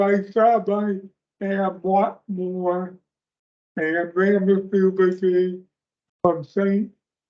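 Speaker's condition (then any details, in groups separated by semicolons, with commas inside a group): Speech impairment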